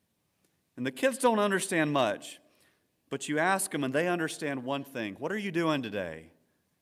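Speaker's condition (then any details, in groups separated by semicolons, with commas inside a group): No condition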